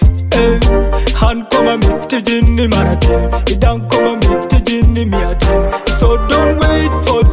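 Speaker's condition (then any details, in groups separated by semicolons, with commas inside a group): No condition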